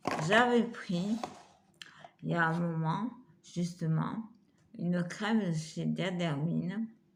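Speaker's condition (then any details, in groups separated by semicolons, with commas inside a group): Multiple sclerosis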